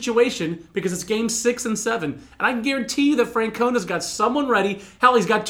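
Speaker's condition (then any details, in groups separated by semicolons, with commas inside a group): No condition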